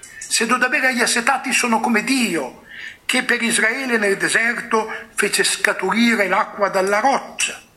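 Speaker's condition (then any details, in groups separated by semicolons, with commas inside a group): No condition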